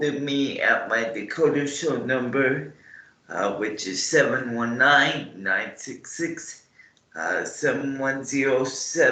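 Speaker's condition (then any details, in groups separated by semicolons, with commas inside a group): Cerebral palsy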